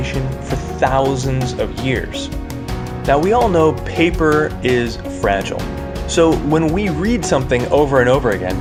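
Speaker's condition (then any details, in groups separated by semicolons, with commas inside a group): No condition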